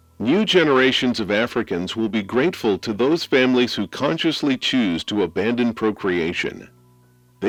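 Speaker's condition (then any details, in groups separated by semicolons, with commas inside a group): No condition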